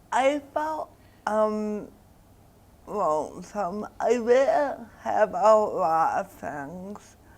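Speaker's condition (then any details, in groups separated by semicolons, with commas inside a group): Cerebral palsy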